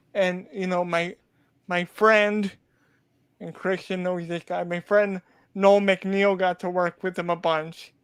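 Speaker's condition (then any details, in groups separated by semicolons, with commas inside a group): Cerebral palsy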